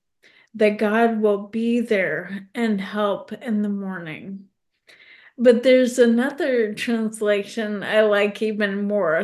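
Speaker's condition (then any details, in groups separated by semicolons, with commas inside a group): ALS; progressive neurological disease, repeated falls on walks from about two years ago, tongue fasciculations, specialist-confirmed diagnosis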